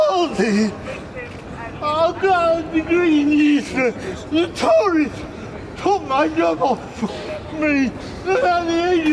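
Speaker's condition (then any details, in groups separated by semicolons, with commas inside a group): Cerebral palsy; from birth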